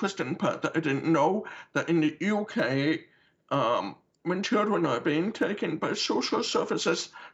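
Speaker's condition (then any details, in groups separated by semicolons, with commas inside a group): Deafness with cochlear implant; brown cochlear implant on side of head, once damaged by water from hose and repaired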